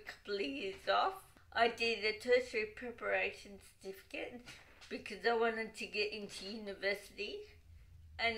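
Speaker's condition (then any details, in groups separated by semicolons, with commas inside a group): Cerebral palsy; lack of oxygen at birth, limited body use, wheelchair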